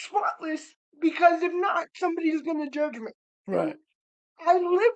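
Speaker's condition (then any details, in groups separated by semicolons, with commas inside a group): Cerebral palsy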